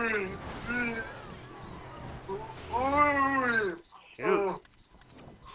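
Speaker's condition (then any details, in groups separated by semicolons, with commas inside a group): Cerebral palsy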